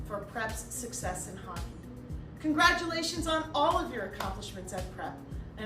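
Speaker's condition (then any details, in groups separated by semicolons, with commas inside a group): No condition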